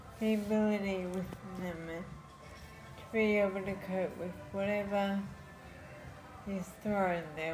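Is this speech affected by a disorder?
Yes: Friedreich's ataxia; diagnosed in childhood.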